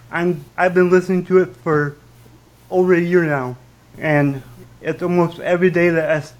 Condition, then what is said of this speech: Stuttering. So there's some words that I have a hard time with, and I know what they are.